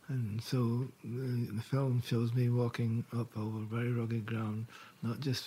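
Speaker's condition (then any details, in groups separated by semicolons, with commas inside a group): Parkinson's; diagnosed about 4 years ago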